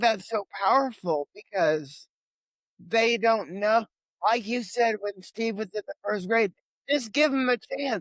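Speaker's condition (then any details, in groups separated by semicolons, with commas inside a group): Cerebral palsy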